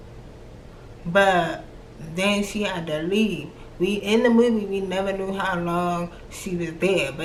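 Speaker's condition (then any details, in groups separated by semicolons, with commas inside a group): Cerebral palsy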